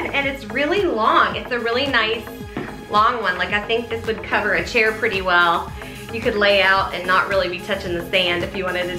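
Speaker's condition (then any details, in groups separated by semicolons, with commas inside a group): No condition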